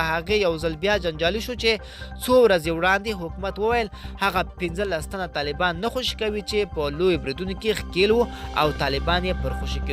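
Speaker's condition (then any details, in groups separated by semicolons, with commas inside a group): No condition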